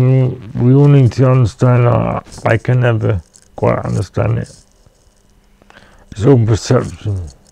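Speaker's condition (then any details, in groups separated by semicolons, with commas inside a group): Cerebral palsy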